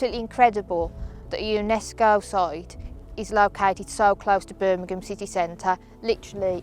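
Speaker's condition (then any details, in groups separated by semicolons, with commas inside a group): No condition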